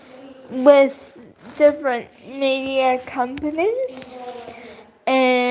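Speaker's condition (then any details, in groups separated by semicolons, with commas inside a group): Cerebral palsy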